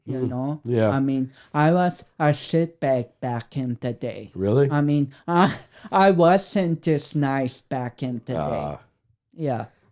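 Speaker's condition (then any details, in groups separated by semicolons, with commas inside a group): Cerebral palsy; affects speech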